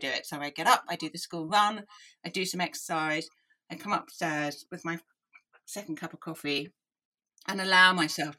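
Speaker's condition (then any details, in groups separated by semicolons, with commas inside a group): Deafness; listening took effort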